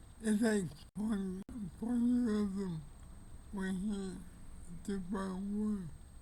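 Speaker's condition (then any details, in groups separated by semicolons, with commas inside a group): Cerebral palsy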